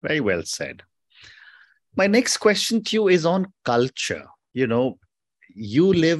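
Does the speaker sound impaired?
No.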